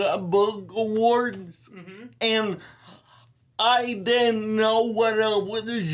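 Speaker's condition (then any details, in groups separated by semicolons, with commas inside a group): Ataxia telangiectasia; rare muscular dystrophy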